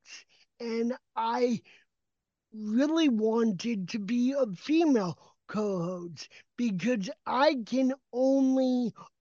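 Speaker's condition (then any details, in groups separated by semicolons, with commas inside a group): Cerebral palsy; developmental disability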